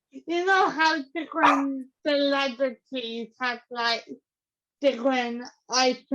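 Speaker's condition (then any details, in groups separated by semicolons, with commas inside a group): Cerebral palsy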